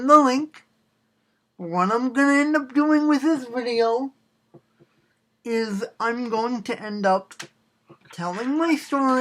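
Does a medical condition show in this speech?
Yes: cerebral palsy.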